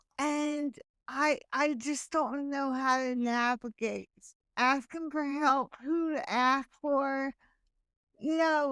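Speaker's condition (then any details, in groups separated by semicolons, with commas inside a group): Right hemiplegia cerebral palsy; very mild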